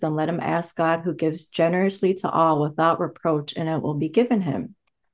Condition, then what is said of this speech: No condition.